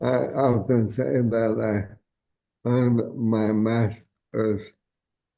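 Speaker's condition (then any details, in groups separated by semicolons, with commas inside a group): ALS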